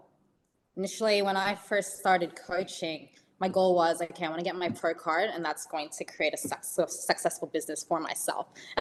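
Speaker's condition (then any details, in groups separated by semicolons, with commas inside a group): No condition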